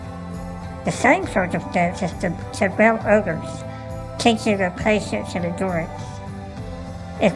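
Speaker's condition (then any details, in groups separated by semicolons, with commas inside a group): Cleft lip and palate, Goldenhar syndrome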